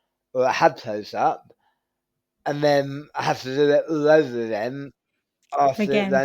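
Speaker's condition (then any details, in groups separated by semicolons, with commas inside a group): Tongue cancer surgery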